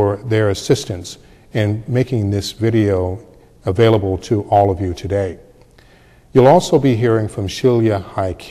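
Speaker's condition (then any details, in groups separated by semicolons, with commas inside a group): No condition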